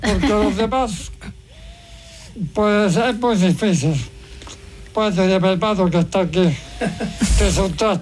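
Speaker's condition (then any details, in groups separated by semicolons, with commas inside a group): Amyotrophic lateral sclerosis, severe; mobility only in hands, cannot eat, no strength to cough, uses cough assist machine; most advanced stage, assisted breathing with pressure air machine, not oxygen; voice described by host as impressive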